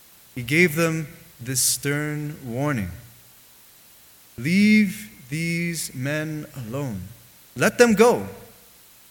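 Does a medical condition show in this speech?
No.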